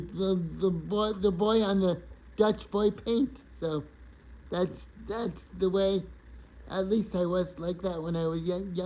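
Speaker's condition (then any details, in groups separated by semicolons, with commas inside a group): Cerebral palsy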